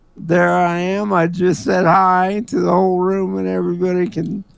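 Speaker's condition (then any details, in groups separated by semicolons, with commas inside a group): Cerebral palsy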